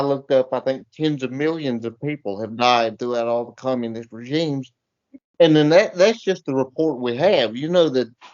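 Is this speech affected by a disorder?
Yes: cerebral palsy; reports speaking clearly.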